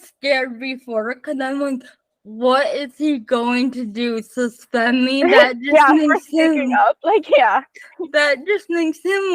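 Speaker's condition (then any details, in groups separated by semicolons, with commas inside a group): Spastic cerebral palsy, mixed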